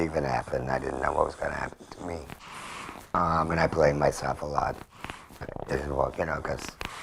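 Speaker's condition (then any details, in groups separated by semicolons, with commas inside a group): Laryngectomy; total laryngectomy for cancer, tracheoesophageal voice prosthesis; speaks by pressing prosthesis, voice sometimes whispered, can yell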